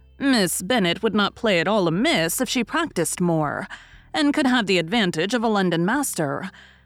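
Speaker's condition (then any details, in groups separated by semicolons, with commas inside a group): No condition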